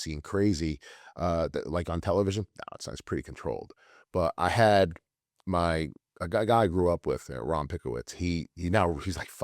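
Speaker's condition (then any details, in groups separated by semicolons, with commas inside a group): No condition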